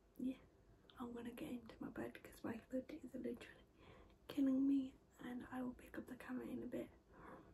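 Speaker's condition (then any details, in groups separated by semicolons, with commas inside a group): Cerebral palsy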